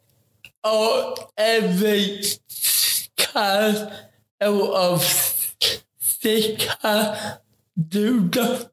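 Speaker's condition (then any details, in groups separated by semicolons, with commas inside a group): Ataxic cerebral palsy; affects talking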